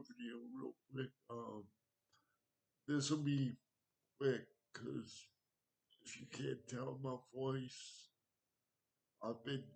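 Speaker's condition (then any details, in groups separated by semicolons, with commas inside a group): Cerebral palsy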